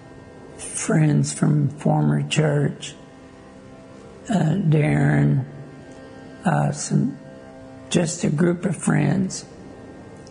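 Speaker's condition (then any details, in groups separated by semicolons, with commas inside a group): ALS; wheelchair user; diagnosed 5 years ago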